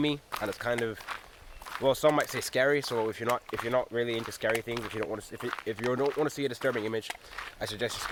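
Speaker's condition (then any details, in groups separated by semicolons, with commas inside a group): No condition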